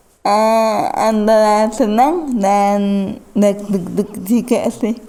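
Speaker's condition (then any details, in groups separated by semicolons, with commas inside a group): Cerebral palsy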